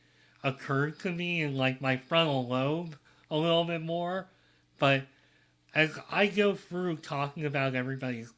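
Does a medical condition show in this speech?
Yes: cleft lip and palate.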